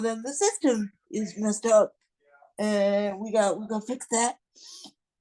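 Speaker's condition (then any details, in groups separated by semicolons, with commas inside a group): Cerebral palsy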